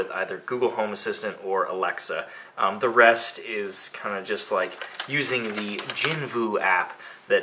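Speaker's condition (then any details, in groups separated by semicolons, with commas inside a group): No condition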